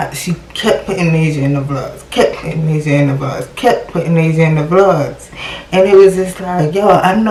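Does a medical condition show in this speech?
Yes: cerebral palsy.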